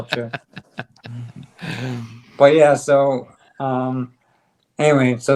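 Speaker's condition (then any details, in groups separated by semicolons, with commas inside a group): ALS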